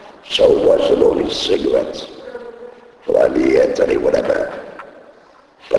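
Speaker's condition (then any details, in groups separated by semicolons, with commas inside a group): Laryngectomy; device placed in throat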